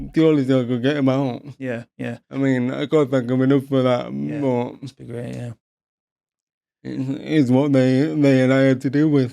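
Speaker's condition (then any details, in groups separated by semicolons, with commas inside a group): Paralysis after childhood accident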